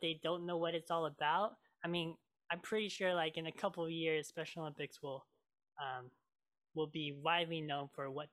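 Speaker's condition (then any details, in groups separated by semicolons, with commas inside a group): Cleft lip and palate; major closure surgery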